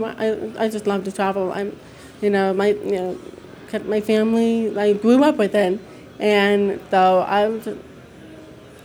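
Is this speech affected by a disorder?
Yes: deafness; hearing loss; mix of speech and sign growing up, signs with family.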